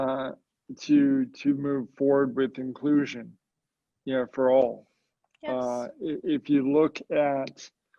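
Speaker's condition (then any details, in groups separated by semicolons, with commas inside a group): Cerebral palsy; very mild form, difficult birth, heart transplant as teenager; diagnosed at age three; mild form affects speech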